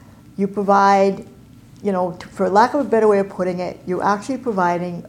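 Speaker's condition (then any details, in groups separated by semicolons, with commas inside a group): Cleft palate and cleft lip; over 30 years ago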